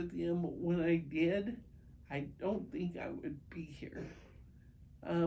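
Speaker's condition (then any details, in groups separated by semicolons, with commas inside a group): Primary progressive multiple sclerosis; diagnosed around 61 after walking difficulty, progressing, brain laser treatment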